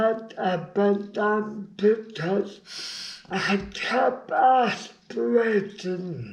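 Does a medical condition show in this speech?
Yes: brain injury.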